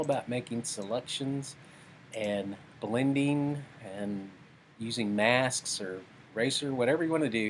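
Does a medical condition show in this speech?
No.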